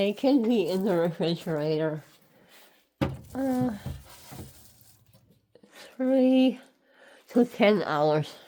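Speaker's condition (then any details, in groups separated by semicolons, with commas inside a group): Head and neck cancer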